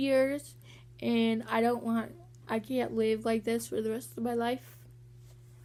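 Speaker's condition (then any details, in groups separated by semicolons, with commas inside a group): Cerebral palsy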